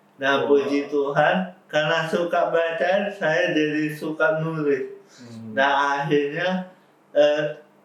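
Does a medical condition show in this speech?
Yes: cerebral palsy.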